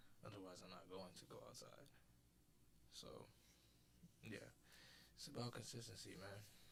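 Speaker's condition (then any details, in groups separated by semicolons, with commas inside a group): No condition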